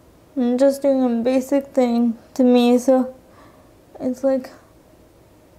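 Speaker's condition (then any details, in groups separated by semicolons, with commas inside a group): Cerebral palsy, spastic quadriplegic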